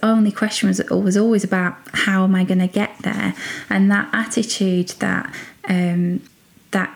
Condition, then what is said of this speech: No condition.